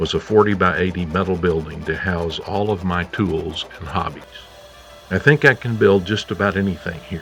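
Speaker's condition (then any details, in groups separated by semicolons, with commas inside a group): No condition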